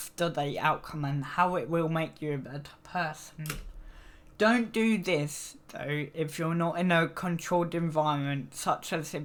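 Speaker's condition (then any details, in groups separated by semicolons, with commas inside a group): Cerebral palsy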